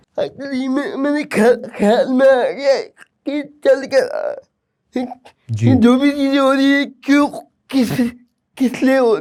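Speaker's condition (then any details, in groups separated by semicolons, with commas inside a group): Cerebral palsy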